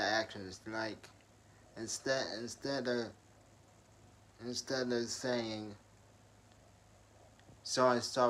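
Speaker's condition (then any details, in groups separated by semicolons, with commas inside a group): Traumatic brain injury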